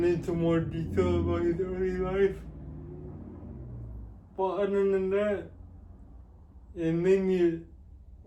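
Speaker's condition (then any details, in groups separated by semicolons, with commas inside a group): Cerebral palsy; with developmental delay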